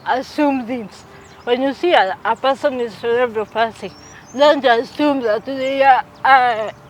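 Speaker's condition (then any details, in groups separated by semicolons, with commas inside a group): Cerebral palsy; from birth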